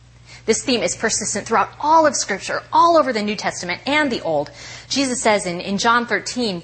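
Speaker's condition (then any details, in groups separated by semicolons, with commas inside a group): No condition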